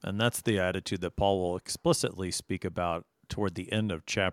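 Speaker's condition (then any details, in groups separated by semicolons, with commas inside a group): No condition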